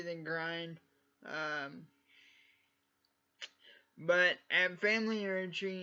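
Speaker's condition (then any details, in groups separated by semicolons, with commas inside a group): Cerebral palsy; from birth, uses wheelchair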